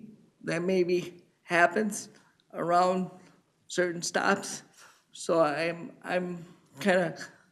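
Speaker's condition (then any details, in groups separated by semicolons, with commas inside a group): Cerebral palsy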